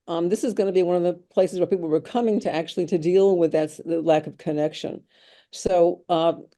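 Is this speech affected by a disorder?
No.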